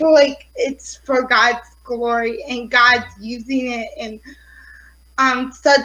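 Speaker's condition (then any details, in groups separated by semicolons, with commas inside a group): Cerebral palsy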